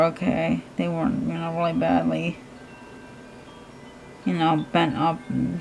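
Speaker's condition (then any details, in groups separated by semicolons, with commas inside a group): Cerebral palsy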